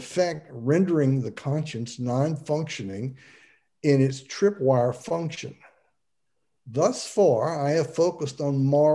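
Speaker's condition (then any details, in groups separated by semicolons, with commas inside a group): No condition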